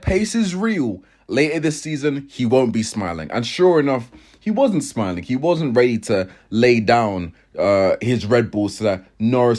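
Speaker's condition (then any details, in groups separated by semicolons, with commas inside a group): No condition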